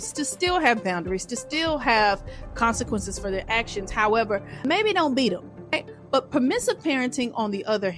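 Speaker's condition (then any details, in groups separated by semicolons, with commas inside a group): No condition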